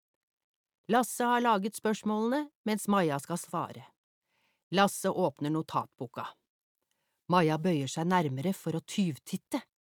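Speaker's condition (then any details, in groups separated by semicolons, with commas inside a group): No condition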